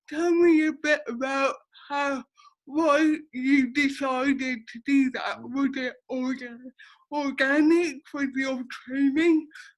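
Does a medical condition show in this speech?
Yes: cerebral palsy; affects speech.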